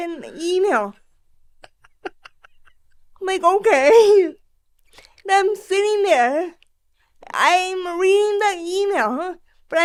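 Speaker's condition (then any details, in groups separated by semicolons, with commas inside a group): Cerebral palsy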